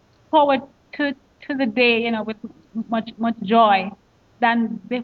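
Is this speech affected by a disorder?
Yes: stuttering; stuttering since childhood, familial, father Thomas and an aunt stutter, only one of father's seven children affected; stutters on own first name, uses substitute name, stutters more when upset, feels panic when stuttering; here repeated words.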